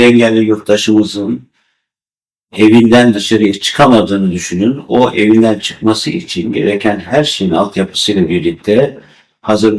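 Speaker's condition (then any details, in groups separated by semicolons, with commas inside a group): No condition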